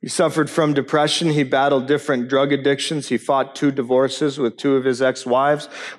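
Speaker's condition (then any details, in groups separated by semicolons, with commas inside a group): No condition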